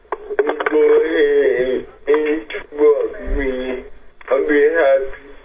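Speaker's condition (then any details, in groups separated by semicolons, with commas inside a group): Cerebral palsy; may be a little difficult to understand, easier with listening time, host offers chat line help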